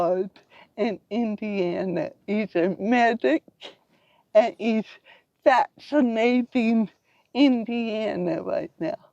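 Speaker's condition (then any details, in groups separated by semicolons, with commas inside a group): Cerebral palsy; from birth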